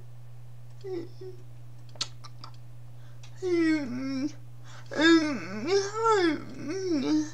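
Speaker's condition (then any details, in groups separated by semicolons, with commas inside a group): Cerebral palsy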